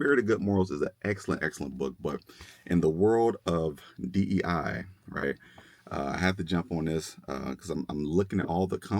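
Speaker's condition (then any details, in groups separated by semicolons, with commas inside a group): No condition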